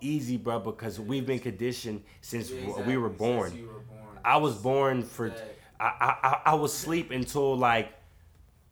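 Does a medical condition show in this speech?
Yes: stuttering; noticeable stutter heard on earlier podcast recording about a year ago, expects to stutter on this podcast; here repeated words, blocks.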